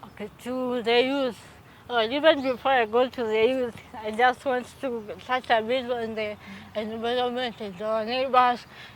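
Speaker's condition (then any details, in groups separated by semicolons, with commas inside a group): Cerebral palsy; from birth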